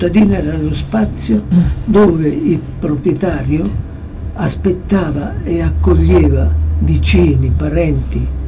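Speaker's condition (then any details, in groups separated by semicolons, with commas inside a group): Parkinson's disease; approaching final stage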